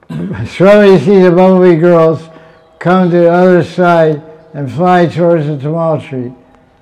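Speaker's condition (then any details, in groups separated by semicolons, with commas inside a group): Deafness; self-reported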